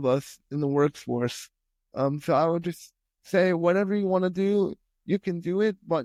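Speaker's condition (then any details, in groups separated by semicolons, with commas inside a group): Spastic quadriplegic cerebral palsy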